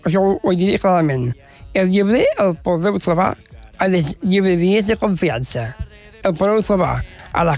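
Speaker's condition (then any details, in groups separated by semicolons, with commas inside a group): Down syndrome; adult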